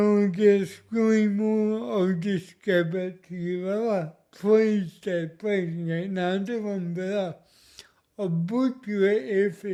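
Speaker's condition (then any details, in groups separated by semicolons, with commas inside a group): Cerebral palsy; speech noticeably affected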